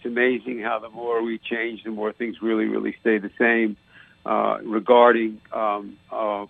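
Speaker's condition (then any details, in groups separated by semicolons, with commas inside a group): No condition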